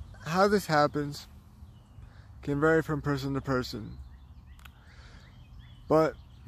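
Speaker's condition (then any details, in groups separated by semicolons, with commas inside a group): Cerebral palsy, spastic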